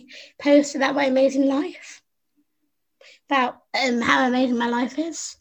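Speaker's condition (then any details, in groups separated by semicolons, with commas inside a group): Down syndrome; congenital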